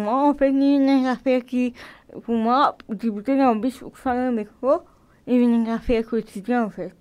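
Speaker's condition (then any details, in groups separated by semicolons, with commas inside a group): Cerebral palsy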